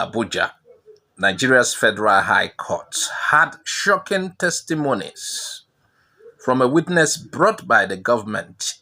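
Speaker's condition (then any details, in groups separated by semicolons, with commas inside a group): No condition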